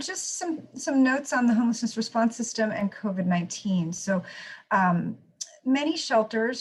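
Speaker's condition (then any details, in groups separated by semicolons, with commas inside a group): No condition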